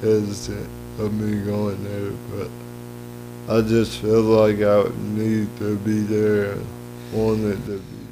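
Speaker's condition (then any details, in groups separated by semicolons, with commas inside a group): Cerebral palsy; lifelong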